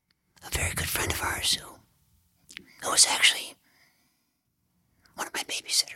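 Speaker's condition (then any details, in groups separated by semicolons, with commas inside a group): Throat cancer surgery; throat cancer with visible throat nodule, surgery at University of Pennsylvania, radiation, esophagus closed after radiation; 26 years since diagnosis, feeding tube for 22 years, no eating by mouth; cannot swallow anything including saliva, swallowed material goes into lungs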